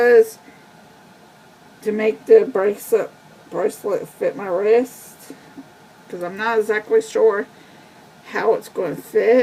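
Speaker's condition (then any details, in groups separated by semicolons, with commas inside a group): Cerebral palsy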